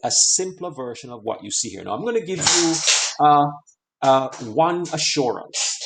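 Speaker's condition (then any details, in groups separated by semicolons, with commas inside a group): No condition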